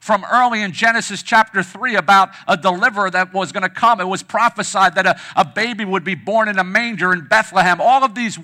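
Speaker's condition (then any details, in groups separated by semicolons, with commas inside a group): No condition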